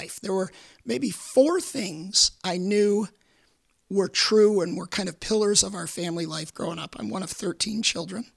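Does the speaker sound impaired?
Yes: repeated vocal cord surgery; 19 vocal cord surgeries, 25 surgeries total, Hodgkin's lymphoma diagnosed at age 36, cancer three times; few weeks after 19th vocal cord surgery at University of Michigan.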